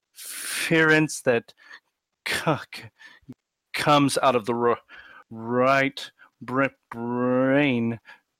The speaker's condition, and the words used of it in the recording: Stuttering. Okay, so your stutter basically disappears when you sing or you rap, I guess, or when you have a rhythm.